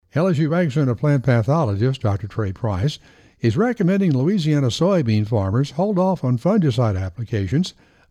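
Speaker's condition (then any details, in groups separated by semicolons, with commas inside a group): No condition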